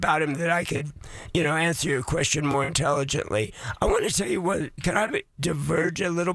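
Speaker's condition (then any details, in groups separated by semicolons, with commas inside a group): Voice changed after vocal cord surgery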